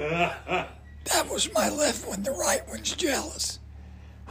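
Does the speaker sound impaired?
Yes: voice damage from cancer; cancer damage to voice box, fighting cancer about 10 years, given fatal prognosis 5 years ago; raspy voice, voice box destroyed by cancer.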